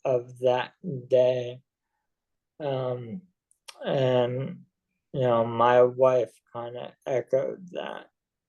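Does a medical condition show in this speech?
Yes: ALS.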